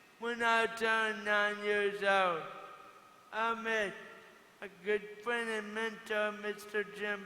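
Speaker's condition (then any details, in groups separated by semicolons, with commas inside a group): Cerebral palsy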